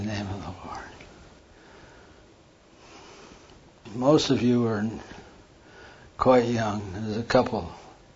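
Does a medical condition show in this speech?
Yes: Parkinson's; hand tremor during talk.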